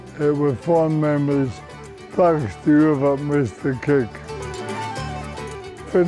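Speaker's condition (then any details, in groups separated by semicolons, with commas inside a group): Motor neurone disease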